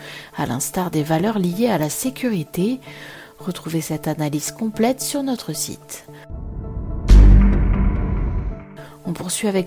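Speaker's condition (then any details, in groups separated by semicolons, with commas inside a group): No condition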